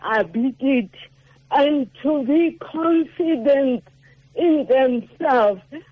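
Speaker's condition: Cerebral palsy; present from birth, affects walking and hand use, uses hands in a different way, takes her time; affects speech

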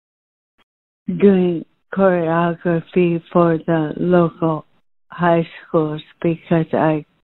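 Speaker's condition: ALS, genetic; first signs voice and breathing while singing

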